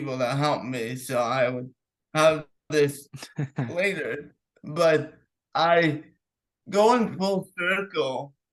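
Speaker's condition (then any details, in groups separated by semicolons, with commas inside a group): Cerebral palsy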